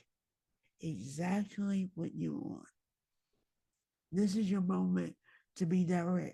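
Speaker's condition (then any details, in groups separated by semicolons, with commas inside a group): Myasthenia gravis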